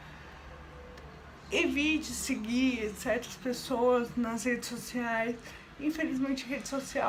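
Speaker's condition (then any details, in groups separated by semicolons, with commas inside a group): Cerebral palsy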